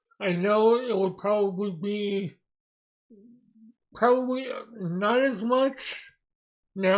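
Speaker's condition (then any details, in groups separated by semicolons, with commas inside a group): Mobius syndrome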